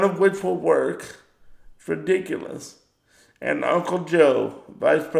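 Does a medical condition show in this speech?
Yes: cerebral palsy; power wheelchair.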